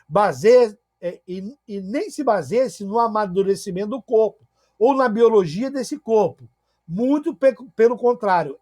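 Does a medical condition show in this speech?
No.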